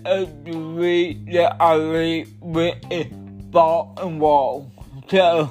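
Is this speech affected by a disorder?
Yes: cerebral palsy.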